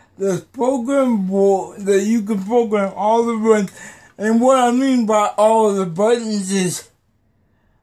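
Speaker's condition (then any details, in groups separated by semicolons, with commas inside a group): Cerebral palsy; may be hard to understand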